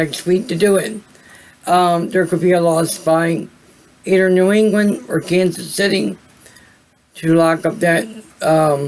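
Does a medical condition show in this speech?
Yes: cerebral palsy; voice sound affected.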